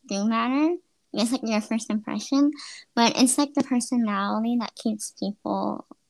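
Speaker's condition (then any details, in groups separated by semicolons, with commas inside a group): Cleft lip and palate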